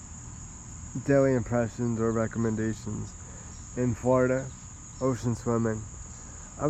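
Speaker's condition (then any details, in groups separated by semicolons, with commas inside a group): Cerebral palsy, spastic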